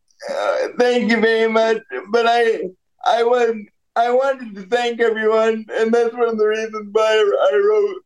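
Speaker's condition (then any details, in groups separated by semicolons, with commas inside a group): Cerebral palsy; walks with walker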